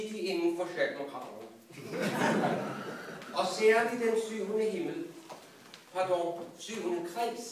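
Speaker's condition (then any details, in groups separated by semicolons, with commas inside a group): No condition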